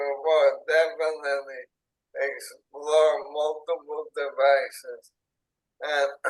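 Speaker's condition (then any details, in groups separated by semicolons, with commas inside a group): ALS; onset in hands and arms, tracheostomy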